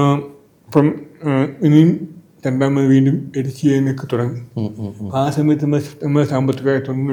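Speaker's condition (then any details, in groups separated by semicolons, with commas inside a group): Cerebral palsy; from birth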